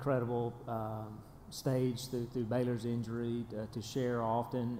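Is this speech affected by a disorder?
No.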